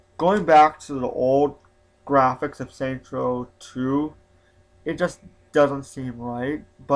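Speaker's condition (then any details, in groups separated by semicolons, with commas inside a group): Spastic quadriplegic cerebral palsy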